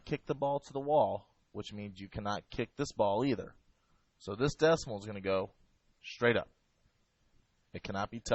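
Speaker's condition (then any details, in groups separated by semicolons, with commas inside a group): No condition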